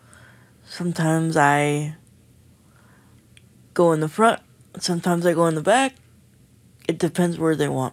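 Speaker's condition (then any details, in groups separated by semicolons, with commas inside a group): Cerebral palsy; uses motorized wheelchair, needs 24/7 caregivers including to get out of bed, daily medication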